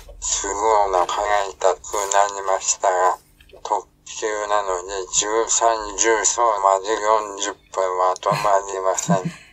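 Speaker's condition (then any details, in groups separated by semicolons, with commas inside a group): ALS, speech-generating device; tracheostomy, ventilator, voice synthesis from own recorded voice; in hospital, tracheostomy and ventilator about two months; cannot speak, uses synthesized voice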